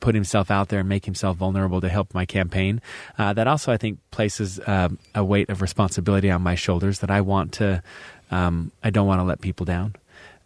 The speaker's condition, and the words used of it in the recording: None; typical speech.